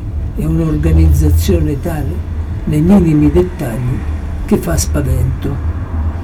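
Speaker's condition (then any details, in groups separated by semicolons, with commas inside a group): Parkinson's disease; approaching final stage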